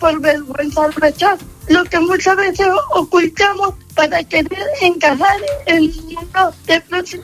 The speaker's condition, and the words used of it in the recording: Cerebral palsy. Nació en el año 2001 con parálisis cerebral, una condición que desde bien pequeña afectó a su movilidad y a su capacidad para hablar con fluidez.